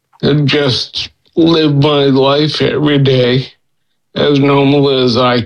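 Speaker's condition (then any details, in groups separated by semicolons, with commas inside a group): Friedreich's ataxia; diagnosed at 19, 28 years ago, progressive, early balance and gait problems, wheelchair user about 25 years; age 47, Skyclarys over 2 years, three pills daily, Children's Hospital of Philadelphia neurologist, nystagmus reduced; speech slowed with progression, improved on Skyclarys, more confident, asked less to repeat, swallowing improved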